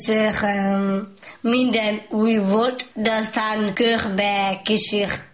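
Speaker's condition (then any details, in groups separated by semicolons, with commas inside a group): Down syndrome; congenital, chance genetic change, not detected prenatally, infant weakness, low muscle tone, breastfeeding difficulty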